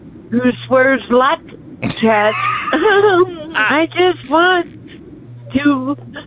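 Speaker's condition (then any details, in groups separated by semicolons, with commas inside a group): Stroke and ALS; small stroke at about age 56, ALS diagnosis took doctors a few years, ALS progressing; stroke about 5 months ago, ALS confirmed almost 2 years ago, speeding up; talks funny since stroke, describes speech as talking in cursive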